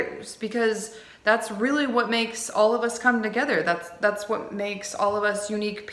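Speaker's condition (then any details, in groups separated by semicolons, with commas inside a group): No condition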